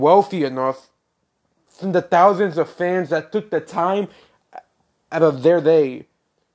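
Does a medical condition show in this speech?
Yes: stuttering; stutters in speech, apologizes for it while talking; here repeated sounds, blocks.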